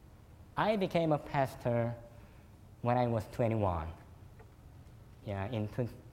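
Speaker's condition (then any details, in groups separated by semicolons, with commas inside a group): Cleft lip and palate; fed formula and cow milk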